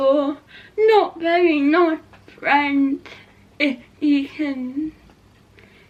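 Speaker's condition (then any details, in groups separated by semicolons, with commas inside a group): Cerebral palsy; not quadriplegic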